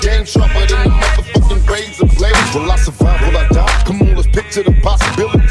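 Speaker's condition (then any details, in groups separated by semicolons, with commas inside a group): No condition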